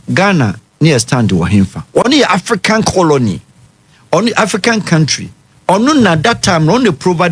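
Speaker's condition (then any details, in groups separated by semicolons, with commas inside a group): No condition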